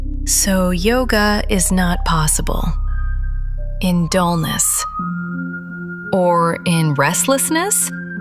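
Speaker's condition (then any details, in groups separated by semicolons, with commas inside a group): No condition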